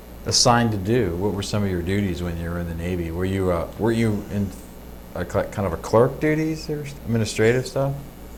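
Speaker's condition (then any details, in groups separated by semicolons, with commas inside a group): No condition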